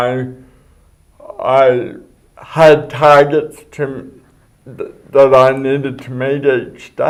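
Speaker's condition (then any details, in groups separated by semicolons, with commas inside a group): Cerebral palsy; affects walking, coordination, speech; can walk; speech impediment, noticeable voice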